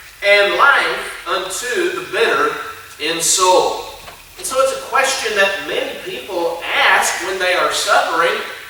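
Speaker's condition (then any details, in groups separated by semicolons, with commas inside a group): No condition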